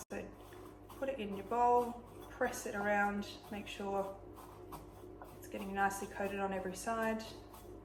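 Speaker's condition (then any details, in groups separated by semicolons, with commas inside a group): No condition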